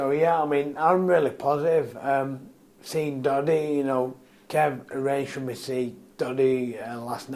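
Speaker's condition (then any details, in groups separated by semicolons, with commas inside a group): Motor neurone disease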